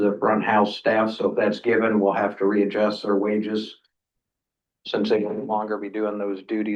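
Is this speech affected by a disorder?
No.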